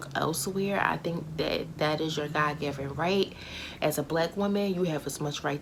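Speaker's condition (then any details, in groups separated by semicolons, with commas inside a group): No condition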